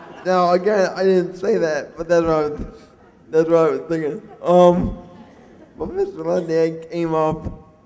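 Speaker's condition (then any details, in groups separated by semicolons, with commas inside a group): Cerebral palsy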